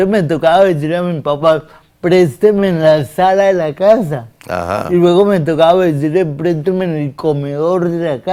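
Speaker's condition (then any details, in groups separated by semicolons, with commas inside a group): Cerebral palsy; from birth, lack of oxygen at birth, difficulty walking; difficulty speaking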